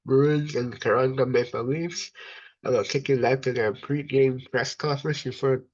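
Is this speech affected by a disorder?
Yes: cerebral palsy.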